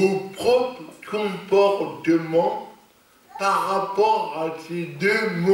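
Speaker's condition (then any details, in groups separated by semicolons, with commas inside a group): Cerebral palsy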